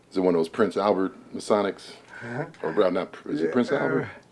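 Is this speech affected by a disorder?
No.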